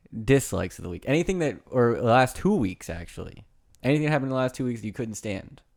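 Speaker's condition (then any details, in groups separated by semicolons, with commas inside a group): No condition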